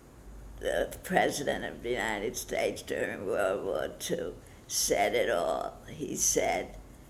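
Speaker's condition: Parkinson's disease; followed own path

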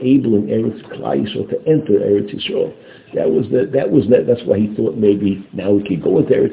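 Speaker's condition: No condition

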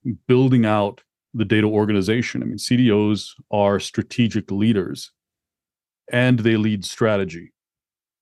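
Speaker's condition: No condition

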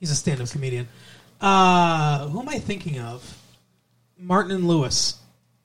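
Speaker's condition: No condition

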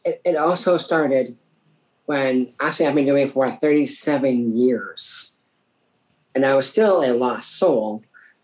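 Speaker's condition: Down syndrome; from birth

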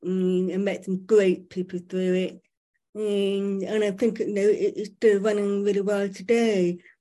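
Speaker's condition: Profoundly deaf, born profoundly deaf; profound deafness from birth

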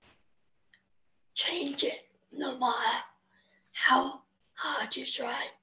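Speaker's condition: Spastic quadriplegic cerebral palsy; needs help with most physical tasks, agency carers assist getting up and going to bed

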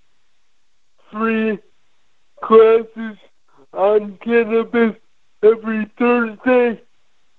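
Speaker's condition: Cerebral palsy; opioids for pain

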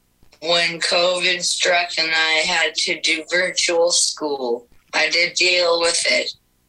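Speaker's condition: Cerebral palsy, speech-generating device; speaks through communication app on iPad, types on keyboard with nose

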